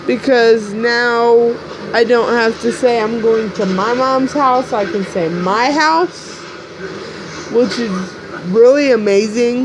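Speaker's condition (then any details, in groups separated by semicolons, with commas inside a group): Cerebral palsy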